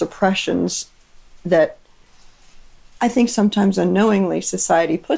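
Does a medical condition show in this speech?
No.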